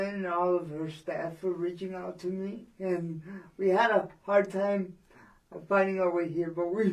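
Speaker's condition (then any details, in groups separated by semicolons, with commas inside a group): Cerebral palsy; present from birth, premature birth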